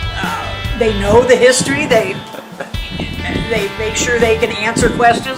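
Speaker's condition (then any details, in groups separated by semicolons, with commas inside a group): No condition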